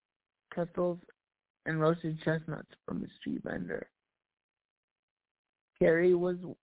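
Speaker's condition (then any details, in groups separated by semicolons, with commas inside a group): Cerebral palsy; past challenges speaking up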